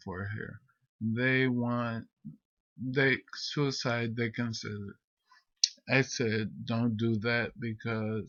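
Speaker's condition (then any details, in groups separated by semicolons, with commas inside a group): Multiple sclerosis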